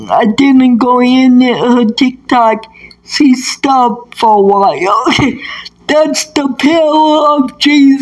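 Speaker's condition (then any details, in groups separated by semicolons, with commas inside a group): Cerebral palsy; present from birth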